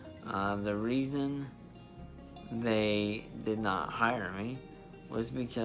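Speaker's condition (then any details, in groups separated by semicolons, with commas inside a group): Spastic diplegia cerebral palsy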